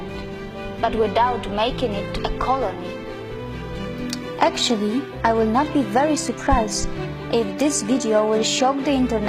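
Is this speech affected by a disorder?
No.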